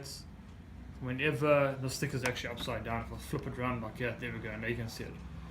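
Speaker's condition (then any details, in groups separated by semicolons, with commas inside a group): No condition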